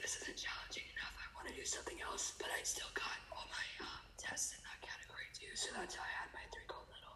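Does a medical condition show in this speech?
Yes: laryngeal papillomatosis; recurring small papillomas growing in airway, periodic laser surgery to keep airway open; laser surgery to remove papillomas about a week ago; papillomas can block airway completely if not removed.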